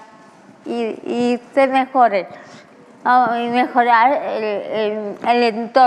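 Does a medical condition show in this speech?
Yes: cerebral palsy; began speaking at age six.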